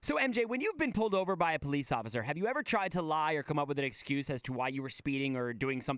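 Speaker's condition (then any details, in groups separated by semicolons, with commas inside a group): No condition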